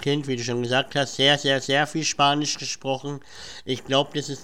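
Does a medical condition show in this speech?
Yes: cleft palate; says cannot pronounce country name Guatemala because of cleft palate.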